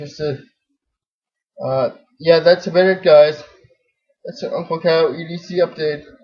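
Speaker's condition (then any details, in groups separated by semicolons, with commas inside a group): Cerebral palsy, spastic diplegia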